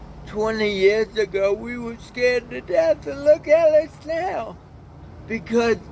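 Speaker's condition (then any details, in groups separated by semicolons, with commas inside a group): Cerebral palsy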